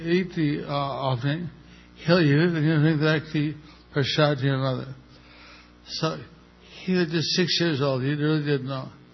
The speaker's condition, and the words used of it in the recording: Stroke. I got this side of my face a little paralyzed, so I'm not able to pronounce things as clearly as I used to.